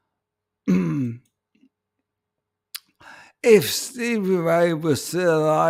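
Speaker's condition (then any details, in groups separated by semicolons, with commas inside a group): ALS; voice may sound peculiar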